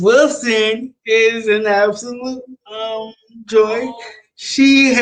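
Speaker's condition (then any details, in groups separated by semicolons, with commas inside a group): Cerebral palsy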